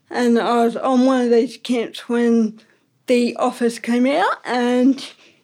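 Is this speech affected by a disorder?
Yes: ataxic cerebral palsy; slower handwriting.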